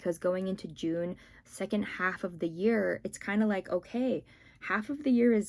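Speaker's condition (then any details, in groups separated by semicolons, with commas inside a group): No condition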